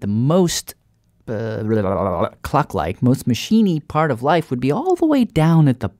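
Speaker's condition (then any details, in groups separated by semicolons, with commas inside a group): No condition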